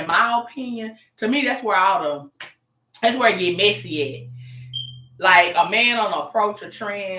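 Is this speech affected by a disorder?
No.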